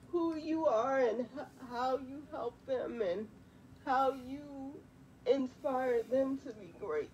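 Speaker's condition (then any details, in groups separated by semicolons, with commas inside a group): Quadriplegic cerebral palsy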